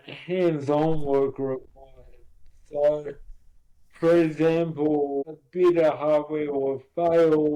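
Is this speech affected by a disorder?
Yes: cerebral palsy.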